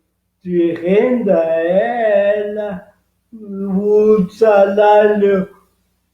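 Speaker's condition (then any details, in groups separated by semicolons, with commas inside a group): Cerebral palsy; present from birth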